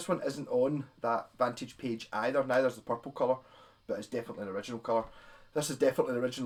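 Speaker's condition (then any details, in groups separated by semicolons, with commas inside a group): No condition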